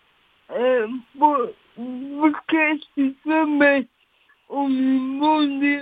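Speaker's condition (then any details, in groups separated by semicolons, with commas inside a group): Cerebral palsy; listeners must pay attention to follow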